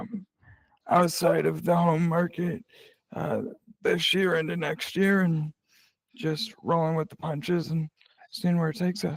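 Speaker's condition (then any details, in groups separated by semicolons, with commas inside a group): Cerebral palsy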